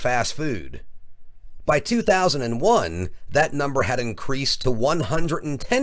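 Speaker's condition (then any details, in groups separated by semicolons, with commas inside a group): No condition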